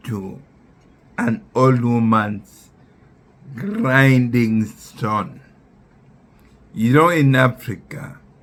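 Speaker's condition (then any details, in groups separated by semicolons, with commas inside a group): Neurological disease; affects speech and balance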